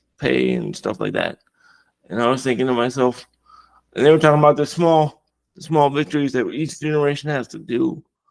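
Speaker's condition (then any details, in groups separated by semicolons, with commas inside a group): Cerebral palsy, severe; wheelchair user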